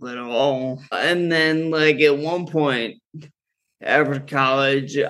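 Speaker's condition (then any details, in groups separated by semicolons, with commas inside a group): Friedreich's ataxia; genetic neuromuscular condition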